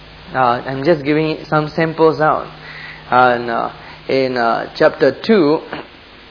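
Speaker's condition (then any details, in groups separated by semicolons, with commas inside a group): No condition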